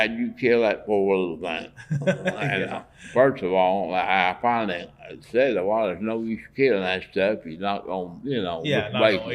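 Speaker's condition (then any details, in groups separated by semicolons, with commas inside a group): Parkinson's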